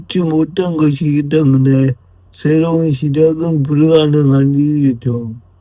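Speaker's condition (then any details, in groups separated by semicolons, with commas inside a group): Brain lesion disability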